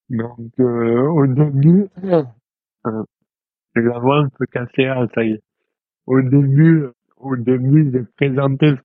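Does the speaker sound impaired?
Yes: dystonia; speech difficulties, fine motor difficulties.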